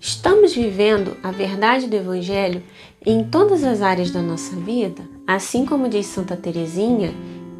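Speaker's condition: No condition

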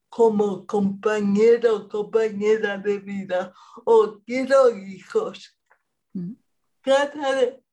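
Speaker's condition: Cerebral palsy; present at least 40 years

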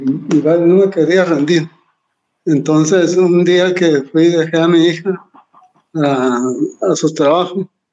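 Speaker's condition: Parkinson's disease; visible tremor, involuntary movements during recording

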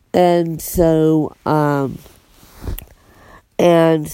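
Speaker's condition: Cerebral palsy; attributed to mother's meningitis, per a nurse; speech impediment with atypical cadence, dictation software often fails to recognize speech

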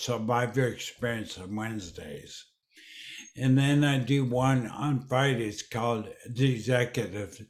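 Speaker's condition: Dysarthria; wheelchair user

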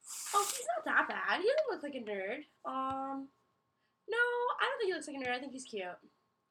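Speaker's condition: No condition

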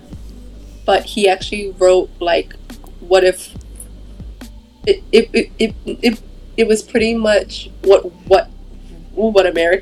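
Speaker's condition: Stuttering; stutter from brain wired differently, not caused by anxiety or stress; stutters on every word when not thinking about it, stutters all the time, blocks and repeats; repeated sounds, repeated words

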